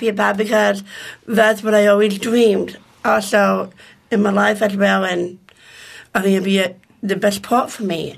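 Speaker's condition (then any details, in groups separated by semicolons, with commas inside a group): Down syndrome; from birth, born in Rochester, raised in Palmyra, New York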